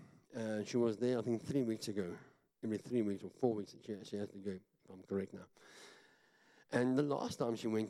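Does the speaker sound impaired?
Yes: cleft palate; talks funny, self-described.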